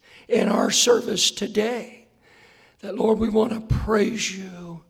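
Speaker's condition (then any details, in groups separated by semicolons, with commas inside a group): Hoarseness after vocal cord surgery; hoarse voice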